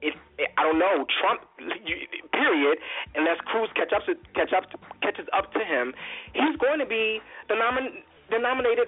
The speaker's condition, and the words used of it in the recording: Stuttering. I noticed that I'm saying a lot, but I'm not stuttering as much as I used to.